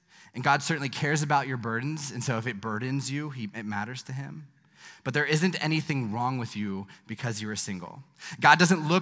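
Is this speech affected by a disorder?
No.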